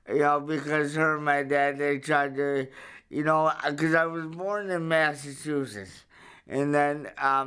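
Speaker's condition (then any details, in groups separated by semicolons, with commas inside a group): Cerebral palsy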